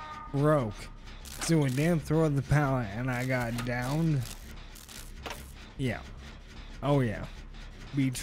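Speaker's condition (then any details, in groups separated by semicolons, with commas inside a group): ALS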